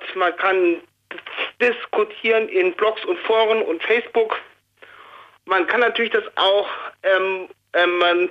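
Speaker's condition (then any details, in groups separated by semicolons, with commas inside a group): Stuttering; member of stuttering self-help group; stutters while calling in to radio show; repeated sounds, prolonged sounds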